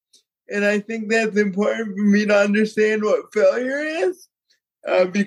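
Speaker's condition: Cerebral palsy; from birth, born prematurely at 3 pounds 7 ounces, father Jeff propels him through swim, bike, run; consistent workouts to manage condition

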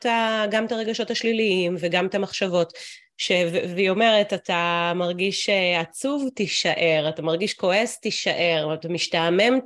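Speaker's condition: No condition

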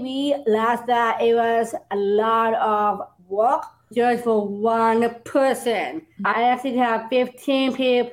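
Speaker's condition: Down syndrome; Down syndrome since birth

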